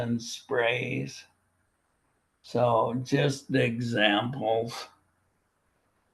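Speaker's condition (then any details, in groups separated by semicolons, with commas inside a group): Primary lateral sclerosis, bulbar onset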